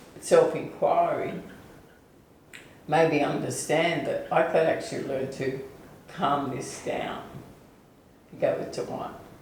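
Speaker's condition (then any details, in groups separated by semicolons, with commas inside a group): ALS/MND; tongue symptoms about a year, speech now affected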